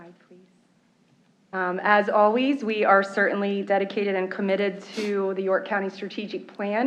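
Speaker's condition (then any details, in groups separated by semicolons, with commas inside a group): No condition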